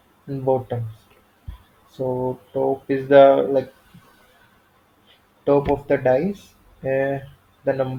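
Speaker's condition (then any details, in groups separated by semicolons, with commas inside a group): No condition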